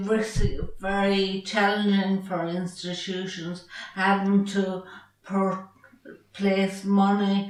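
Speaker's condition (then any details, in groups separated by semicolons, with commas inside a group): Traumatic brain injury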